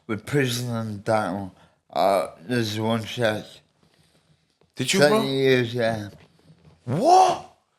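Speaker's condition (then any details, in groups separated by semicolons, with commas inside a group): Medication-induced speech impediment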